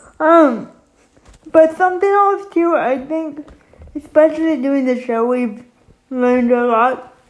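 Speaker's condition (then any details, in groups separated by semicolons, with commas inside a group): Cerebral palsy; uses wheelchair; can speak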